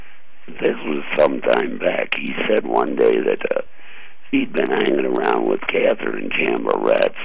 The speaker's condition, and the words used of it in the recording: Throat cancer. I think your voice sounds great.